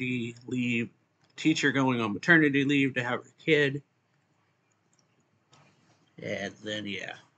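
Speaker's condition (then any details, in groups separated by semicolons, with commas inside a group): No condition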